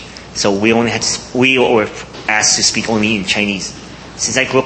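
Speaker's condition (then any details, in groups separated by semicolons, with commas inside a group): Cleft palate; congenital cleft palate, present from birth, care covered by garment union insurance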